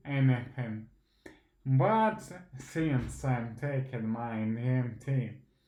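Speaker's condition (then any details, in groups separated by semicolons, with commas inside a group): Primary progressive multiple sclerosis; onset with eye movement problems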